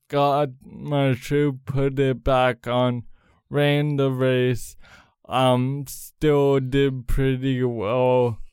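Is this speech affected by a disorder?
Yes: cerebral palsy; congenital, did not walk until age three, runs competitively, first Nike professional runner with cerebral palsy.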